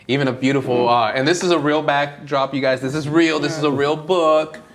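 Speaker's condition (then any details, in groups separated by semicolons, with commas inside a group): No condition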